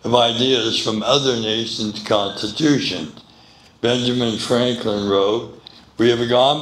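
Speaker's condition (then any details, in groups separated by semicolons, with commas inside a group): Medical condition affecting speech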